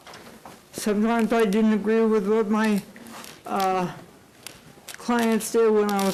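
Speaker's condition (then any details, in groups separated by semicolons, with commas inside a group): Cerebral palsy; unable to type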